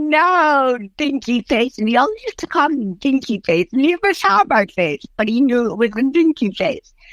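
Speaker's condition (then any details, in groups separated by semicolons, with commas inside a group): Cerebral palsy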